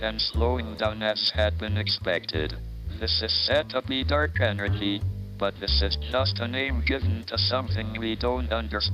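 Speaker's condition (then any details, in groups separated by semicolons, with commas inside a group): ALS, speech-generating device; very long survival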